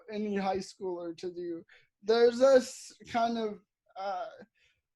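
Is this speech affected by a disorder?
Yes: cerebral palsy; audibly affected speech.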